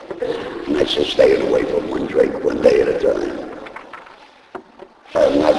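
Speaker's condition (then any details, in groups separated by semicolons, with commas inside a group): Laryngectomy; speaks using device in throat, needs thumb to talk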